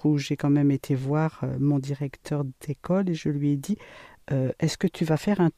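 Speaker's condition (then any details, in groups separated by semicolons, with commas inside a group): No condition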